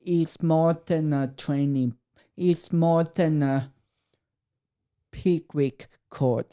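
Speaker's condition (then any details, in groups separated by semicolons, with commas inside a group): Cerebral palsy; affects speech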